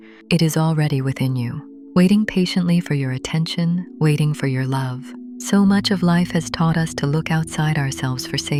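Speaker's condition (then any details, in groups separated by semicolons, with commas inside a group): No condition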